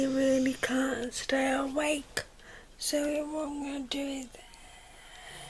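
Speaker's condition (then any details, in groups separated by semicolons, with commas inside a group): Cerebral palsy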